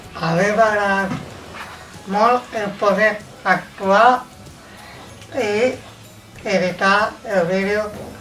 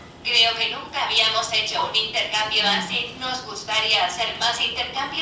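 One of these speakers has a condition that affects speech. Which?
The first: cerebral palsy.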